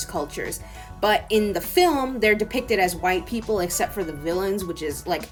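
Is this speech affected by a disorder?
No.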